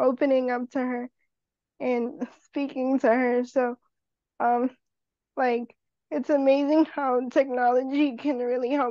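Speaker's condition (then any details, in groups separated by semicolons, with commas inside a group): Cerebral palsy; cerebral palsy, uses wheelchair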